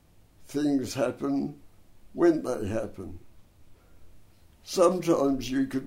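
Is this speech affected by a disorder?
Yes: dystonia and cerebral palsy; cerebral palsy from birth in right arm, bronchial asthma, adult dystonia pulling neck backwards, hard-to-diagnose.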